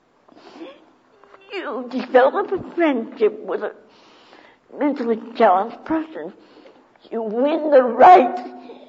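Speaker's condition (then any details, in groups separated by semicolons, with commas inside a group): Cerebral palsy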